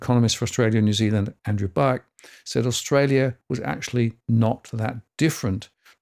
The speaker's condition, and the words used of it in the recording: No condition.